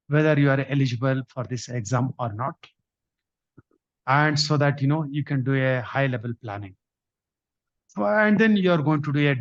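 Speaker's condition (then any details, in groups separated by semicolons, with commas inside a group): No condition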